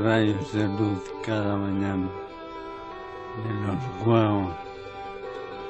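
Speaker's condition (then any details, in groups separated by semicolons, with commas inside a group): ALS; late stage, near death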